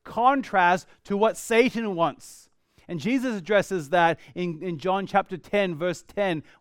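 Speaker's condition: No condition

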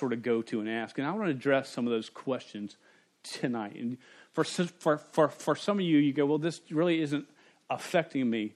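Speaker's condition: Stuttering; much worse through school years, variable with bad days; pretty fluent currently; pretty fluent now, some days unable to say own name; repeated sounds, repeated words

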